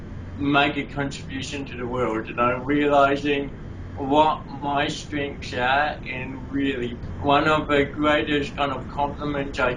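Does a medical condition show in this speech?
Yes: cerebral palsy; mild brain injury.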